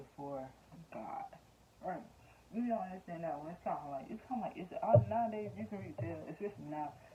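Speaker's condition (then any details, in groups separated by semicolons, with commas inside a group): No condition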